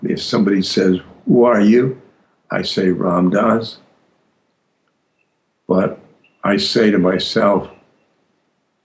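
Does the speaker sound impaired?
Yes: aphasia after stroke; aphasia caused by stroke; words come out slowly, long silences, harder to weave complex stories, formerly gifted orator.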